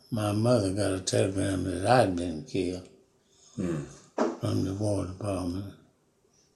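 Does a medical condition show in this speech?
Yes: Parkinson's; about 5 years since onset.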